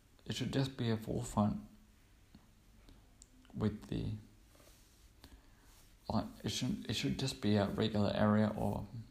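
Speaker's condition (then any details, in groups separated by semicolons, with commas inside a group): Cerebral palsy; cerebral palsy since birth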